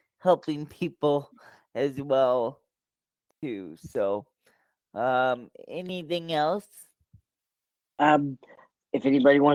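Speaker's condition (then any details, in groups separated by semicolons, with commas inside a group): Cerebral palsy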